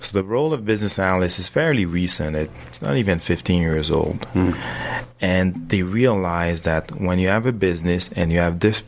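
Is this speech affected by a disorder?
No.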